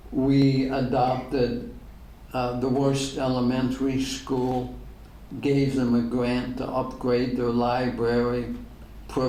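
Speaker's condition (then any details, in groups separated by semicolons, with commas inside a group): ALS; degenerative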